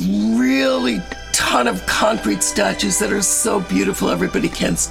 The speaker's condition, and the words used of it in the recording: Vocal cord paralysis. She's a little self-conscious about the sound of her voice because, as seems to be a tradition in our family, a surgeon completely fucked up a job, right?